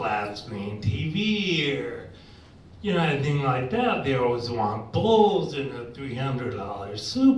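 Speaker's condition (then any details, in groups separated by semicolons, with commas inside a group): Ataxia; progressive, affects balance and speech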